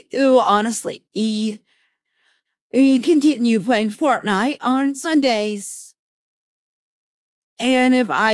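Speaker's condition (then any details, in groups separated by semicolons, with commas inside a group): No condition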